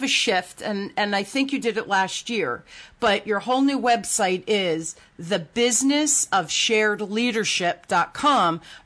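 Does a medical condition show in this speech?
No.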